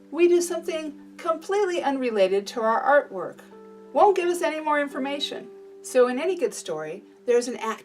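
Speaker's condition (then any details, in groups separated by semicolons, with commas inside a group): No condition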